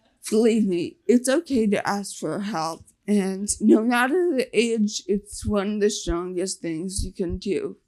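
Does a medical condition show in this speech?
Yes: facial paralysis (nf2-swn).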